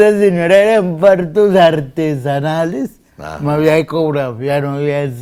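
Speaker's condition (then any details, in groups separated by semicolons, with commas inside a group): Cerebral palsy; difficulty speaking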